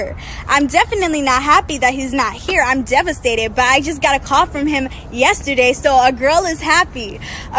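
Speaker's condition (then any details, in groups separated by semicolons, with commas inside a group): No condition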